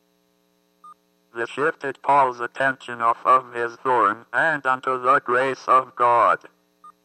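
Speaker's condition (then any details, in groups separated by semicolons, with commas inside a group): Athetoid cerebral palsy; motor brain injury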